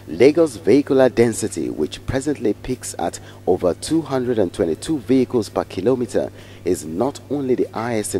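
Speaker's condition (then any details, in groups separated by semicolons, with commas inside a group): No condition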